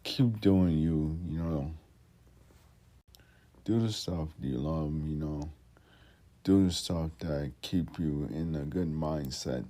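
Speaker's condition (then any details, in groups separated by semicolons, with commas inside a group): Multiple sclerosis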